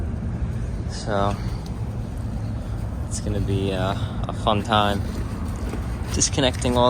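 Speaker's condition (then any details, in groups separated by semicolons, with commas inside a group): No condition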